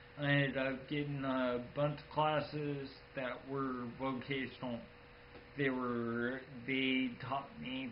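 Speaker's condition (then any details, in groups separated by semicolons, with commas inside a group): Friedreich's ataxia; genetic, progressive, nervous system; age 34, onset in high school, diagnosed at 19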